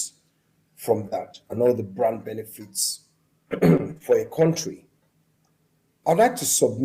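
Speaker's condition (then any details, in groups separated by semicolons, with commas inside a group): No condition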